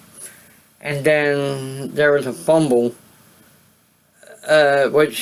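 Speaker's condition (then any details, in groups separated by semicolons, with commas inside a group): Cerebral palsy; voice sound affected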